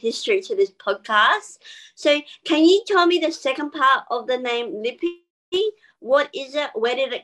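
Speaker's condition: Bilateral cleft lip and palate; congenital bilateral cleft lip and palate

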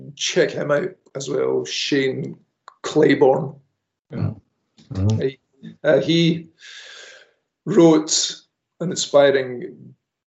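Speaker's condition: Stammer; restrictive through life until Maguire speech recovery program about 21 years ago; since Maguire program able to give public, after-dinner, wedding and funeral speeches; says currently pretty sloppy, not best example of Maguire program; blocks

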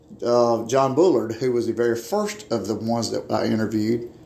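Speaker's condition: No condition

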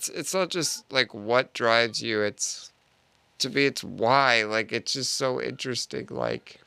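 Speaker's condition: Duchenne muscular dystrophy

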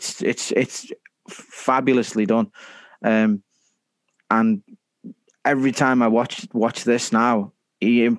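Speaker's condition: Stuttering; repeated sounds, repeated words

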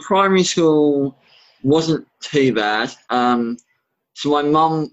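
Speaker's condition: Bilateral cleft lip and palate; congenital, severe, found at birth, over 30 operations, surgeries repeated 3-4 times, many grommets, bleeding ear infections, very poor childhood hearing; age 22, 35th operation tomorrow, recent plastic surgery, jaw surgery planned; relearned speech after each palate surgery, practiced alphabet

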